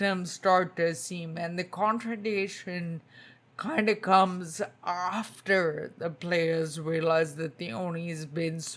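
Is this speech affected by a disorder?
Yes: spinocerebellar ataxia type 2, SCA2; tongue.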